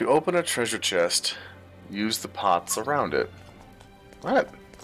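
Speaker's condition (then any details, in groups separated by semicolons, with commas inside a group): No condition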